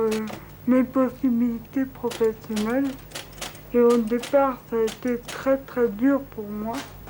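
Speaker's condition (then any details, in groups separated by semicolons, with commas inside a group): Cerebral palsy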